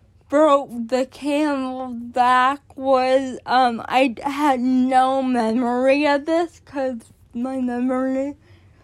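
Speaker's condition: Cerebral palsy; born addicted

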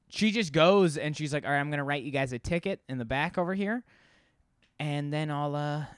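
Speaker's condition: No condition

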